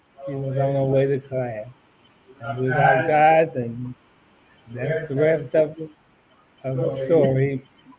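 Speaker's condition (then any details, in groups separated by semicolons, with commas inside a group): ALS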